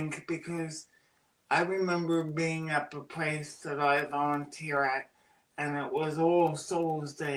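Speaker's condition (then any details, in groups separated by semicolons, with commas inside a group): Cerebral palsy; oxygen loss at birth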